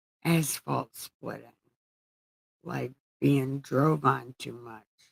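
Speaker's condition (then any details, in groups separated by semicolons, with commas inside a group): Brain injury; brain surgery; after brain surgery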